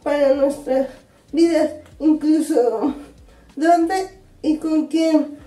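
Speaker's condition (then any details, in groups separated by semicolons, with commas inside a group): Cerebral palsy; high support needs, relies on others for hands and feet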